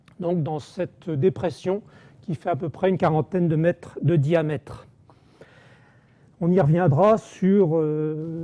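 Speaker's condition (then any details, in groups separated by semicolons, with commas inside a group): No condition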